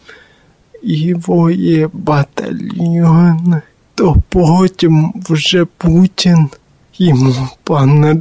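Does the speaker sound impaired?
Yes: cerebral palsy; speech defect noticeable to others, not heard by self, startled by own voice on microphone.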